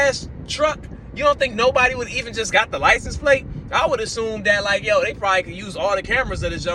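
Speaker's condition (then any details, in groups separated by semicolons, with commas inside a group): No condition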